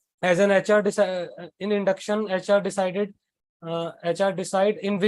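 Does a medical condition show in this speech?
No.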